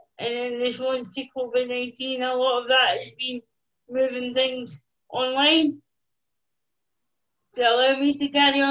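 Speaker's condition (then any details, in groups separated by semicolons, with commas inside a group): Cerebral palsy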